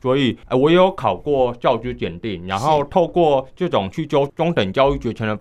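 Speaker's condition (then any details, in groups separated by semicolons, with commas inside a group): Hearing impairment, high-frequency hearing loss, mild; low frequencies near normal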